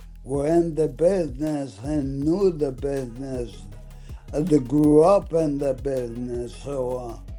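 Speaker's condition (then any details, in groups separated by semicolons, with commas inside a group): ALS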